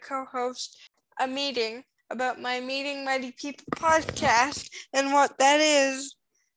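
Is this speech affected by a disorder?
Yes: cerebral palsy; slowed brain-to-muscle signalling.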